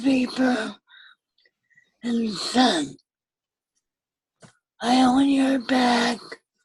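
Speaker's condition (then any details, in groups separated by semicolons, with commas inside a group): Cerebral palsy with ataxia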